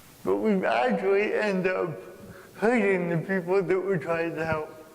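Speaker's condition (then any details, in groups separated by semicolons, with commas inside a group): Cerebral palsy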